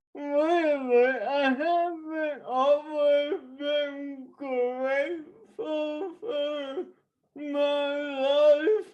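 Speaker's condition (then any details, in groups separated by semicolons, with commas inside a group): Traumatic brain injury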